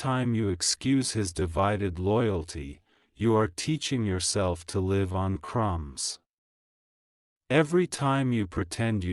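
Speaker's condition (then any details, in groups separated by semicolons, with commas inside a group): No condition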